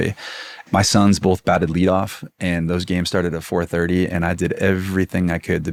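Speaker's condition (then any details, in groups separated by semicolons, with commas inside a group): No condition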